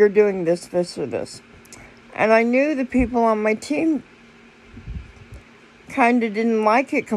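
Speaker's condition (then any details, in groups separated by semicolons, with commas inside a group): Cerebral palsy; speech noticeably atypical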